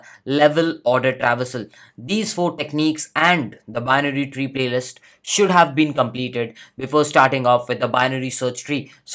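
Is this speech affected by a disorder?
No.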